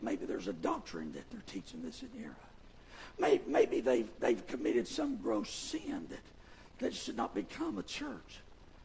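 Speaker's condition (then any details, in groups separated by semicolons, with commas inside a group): Vocal fold paralysis; voices with false folds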